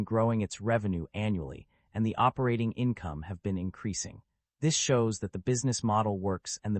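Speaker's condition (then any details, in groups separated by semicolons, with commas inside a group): No condition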